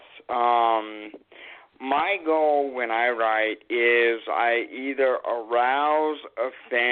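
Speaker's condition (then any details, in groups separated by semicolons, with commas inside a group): Cerebral palsy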